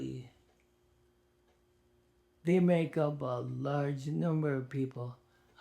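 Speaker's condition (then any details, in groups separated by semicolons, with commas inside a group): ALS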